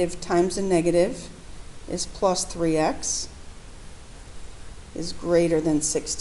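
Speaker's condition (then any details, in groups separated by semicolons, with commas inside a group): No condition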